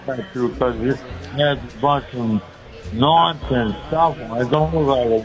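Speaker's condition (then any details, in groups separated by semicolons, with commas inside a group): Speech impediment; possibly uses walker called dream catcher, unclear; hard to understand, hosts unsure whether answers meant yes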